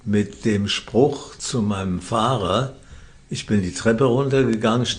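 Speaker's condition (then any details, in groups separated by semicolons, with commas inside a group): Parkinson's disease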